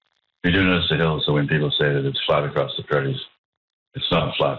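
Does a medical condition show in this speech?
Yes: Parkinson's disease; draws blanks mid-sentence, cannot find words.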